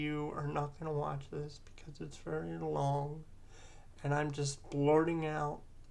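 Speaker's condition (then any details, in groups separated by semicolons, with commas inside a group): Cerebral palsy; present from birth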